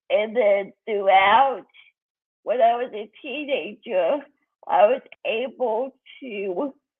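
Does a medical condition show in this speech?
Yes: cerebral palsy.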